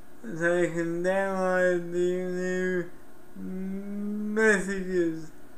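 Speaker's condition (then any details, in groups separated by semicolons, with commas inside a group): Cerebral palsy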